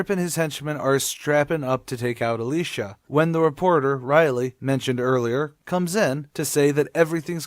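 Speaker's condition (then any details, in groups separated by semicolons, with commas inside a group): No condition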